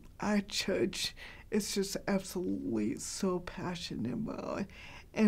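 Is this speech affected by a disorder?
Yes: cerebral palsy, mild; hard to understand.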